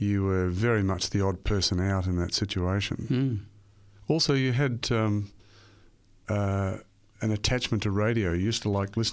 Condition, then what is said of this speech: No condition.